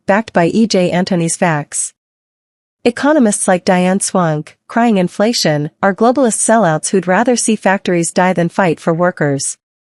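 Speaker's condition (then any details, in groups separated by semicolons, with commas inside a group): No condition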